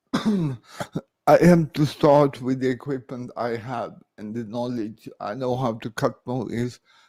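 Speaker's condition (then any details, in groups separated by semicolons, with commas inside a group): Cerebral palsy, severe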